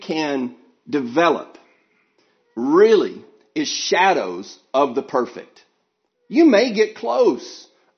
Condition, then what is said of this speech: No condition.